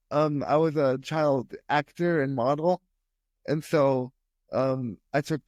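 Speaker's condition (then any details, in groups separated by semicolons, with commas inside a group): Spastic quadriplegic cerebral palsy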